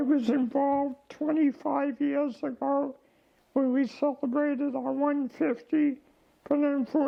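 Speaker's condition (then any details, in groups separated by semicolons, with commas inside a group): ALS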